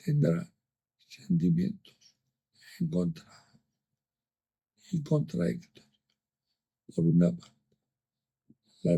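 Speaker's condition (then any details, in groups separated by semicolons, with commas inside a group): Amyotrophic lateral sclerosis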